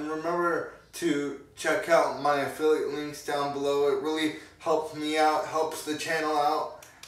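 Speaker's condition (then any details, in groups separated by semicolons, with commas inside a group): Cerebral palsy; uses wheelchair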